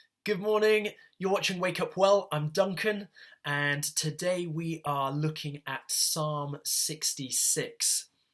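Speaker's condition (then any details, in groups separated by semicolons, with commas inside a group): No condition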